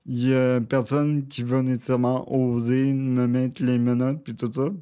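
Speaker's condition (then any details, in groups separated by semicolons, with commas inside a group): Cerebral palsy; near quadriplegic, wheelchair user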